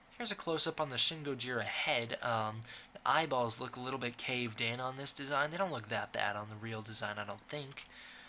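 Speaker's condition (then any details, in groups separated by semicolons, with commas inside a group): No condition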